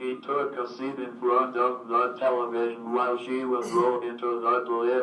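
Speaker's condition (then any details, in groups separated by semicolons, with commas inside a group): Cerebral palsy, athetoid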